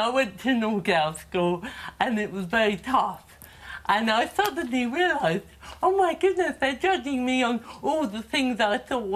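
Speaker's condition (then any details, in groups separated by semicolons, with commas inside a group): Cerebral palsy; present from birth, unsteady balance; affects speech and walking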